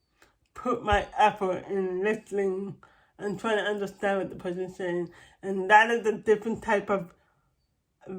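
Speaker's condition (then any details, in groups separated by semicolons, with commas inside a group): Cerebral palsy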